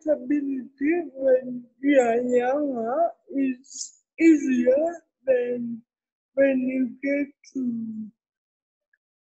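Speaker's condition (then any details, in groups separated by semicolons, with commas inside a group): Cerebral palsy; from birth in Kenya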